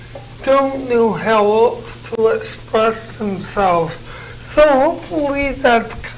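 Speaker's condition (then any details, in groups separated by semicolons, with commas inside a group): Cerebral palsy; speech noticeably affected, may sound drunk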